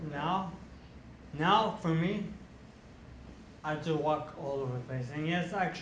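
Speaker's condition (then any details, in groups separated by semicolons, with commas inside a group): Traumatic brain injury; walking now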